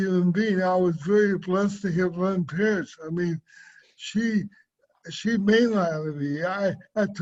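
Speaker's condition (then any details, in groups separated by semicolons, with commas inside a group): Cerebral palsy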